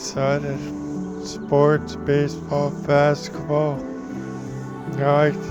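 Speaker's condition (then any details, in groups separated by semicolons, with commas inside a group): ALS; over a year since diagnosis, requires 24/7 care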